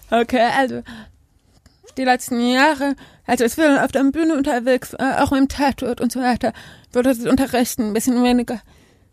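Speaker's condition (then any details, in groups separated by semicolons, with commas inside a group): Deafness; spoken language as mother tongue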